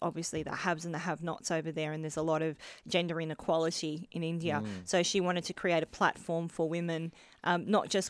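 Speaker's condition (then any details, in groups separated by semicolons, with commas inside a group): Bilateral cleft lip and palate; adult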